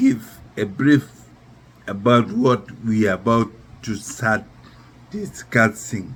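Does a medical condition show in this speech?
Yes: neurological disease.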